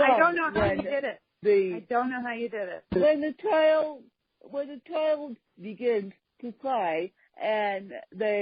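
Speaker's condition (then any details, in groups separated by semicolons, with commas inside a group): Cerebral palsy; speech impediment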